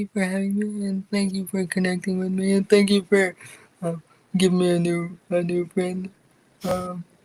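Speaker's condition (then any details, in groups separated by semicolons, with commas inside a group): Cerebral palsy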